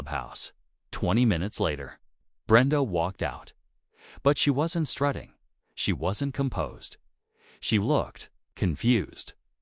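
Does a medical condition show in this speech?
No.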